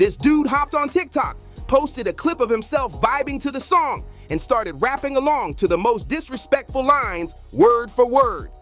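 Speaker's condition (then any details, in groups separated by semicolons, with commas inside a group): No condition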